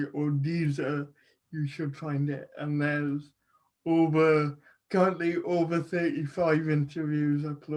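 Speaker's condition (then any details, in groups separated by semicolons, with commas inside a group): Cerebral palsy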